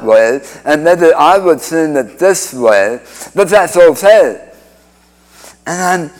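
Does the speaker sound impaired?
Yes: speech impediment after cancer surgery; oral cancer 31 years ago, radiation, 2015 recurrence, two-thirds tongue removed at Hartford Hospital, forearm flap; incurable recurrent cancer in mouth floor and tongue, chemotherapy, failed immunotherapy at Dana-Farber, antibody drug; speech impediment from reconstructed tongue tied to mouth floor, no speech with tracheostomy after surgery.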